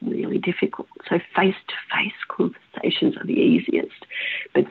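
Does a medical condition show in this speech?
Yes: spasmodic dysphonia; onset about 16 years ago, saw ear nose and throat specialist, diagnosed after over 12 months; about 16 years since onset, persistent with treatment, uses strategies to short-circuit spasms; words disappear like bad phone reception, bits of words lost, holds voice box, cough or hiccup resets.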